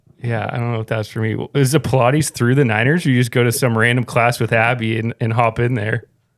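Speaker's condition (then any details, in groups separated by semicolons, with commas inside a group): No condition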